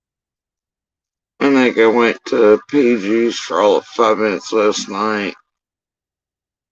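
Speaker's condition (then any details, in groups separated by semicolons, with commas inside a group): Facial paralysis after surgery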